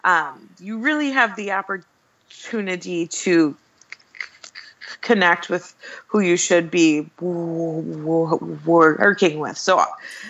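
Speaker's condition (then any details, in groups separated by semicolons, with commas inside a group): Stuttering; covert stuttering until about age 30, intensive program at American Institute for Stuttering in New York; 33 years old, mostly open about stuttering, sometimes still slips back into covert stage; stutters openly, including when introducing self, stutters on daughter's name Violet; repeated sounds, prolonged sounds, blocks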